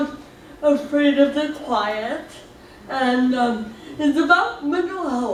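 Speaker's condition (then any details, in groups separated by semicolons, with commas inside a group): Cerebral palsy; speech slightly off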